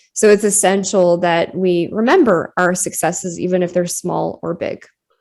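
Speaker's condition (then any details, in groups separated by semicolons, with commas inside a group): No condition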